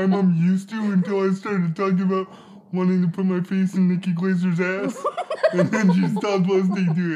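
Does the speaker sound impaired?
Yes: cerebral palsy; spastic, needs helpers to wipe after toileting, apparently unable to stand.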